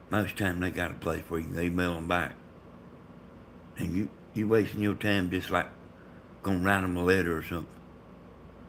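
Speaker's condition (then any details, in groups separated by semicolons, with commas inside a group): Brain bleed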